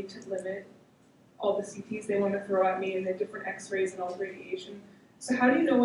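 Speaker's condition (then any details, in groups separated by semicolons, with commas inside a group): No condition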